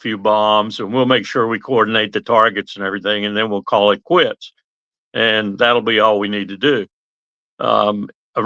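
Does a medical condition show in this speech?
No.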